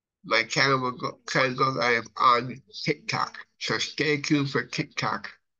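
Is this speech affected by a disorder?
Yes: cerebral palsy.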